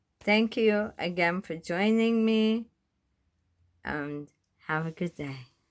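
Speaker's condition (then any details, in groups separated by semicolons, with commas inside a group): Bulbar onset ALS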